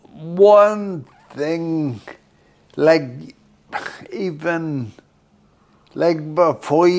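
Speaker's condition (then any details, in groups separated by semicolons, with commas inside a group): Friedreich's ataxia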